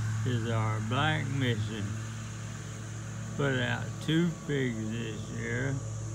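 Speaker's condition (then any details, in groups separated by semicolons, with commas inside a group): ALS; voice noticeably changed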